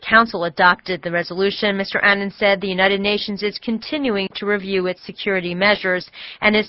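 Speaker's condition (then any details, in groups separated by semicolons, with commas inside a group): No condition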